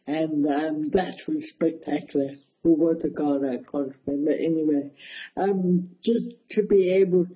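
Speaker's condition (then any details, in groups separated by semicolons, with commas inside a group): Cerebral palsy; mild, affects balance a little and hand control, can walk, fully independent, wheelchair assistance at airports; speech affected a bit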